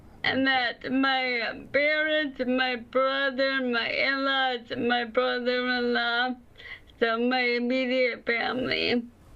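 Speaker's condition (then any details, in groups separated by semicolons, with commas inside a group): ALS; limb onset, right foot first; slower speech, voice banking done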